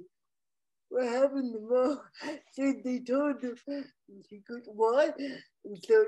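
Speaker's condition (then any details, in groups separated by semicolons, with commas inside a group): Cerebral palsy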